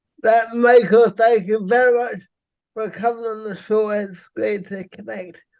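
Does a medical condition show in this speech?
Yes: cerebral palsy; walking always difficult.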